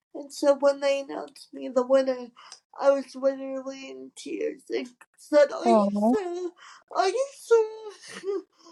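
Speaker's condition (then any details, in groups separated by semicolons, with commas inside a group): Cerebral palsy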